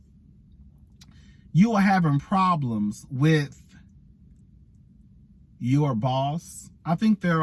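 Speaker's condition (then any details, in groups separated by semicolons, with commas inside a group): No condition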